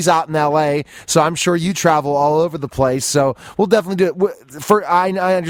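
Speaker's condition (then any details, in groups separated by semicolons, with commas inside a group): No condition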